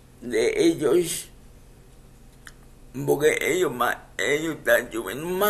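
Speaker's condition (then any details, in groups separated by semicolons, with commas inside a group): Cerebral palsy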